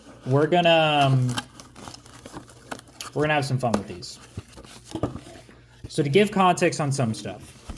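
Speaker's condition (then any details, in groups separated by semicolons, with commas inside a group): No condition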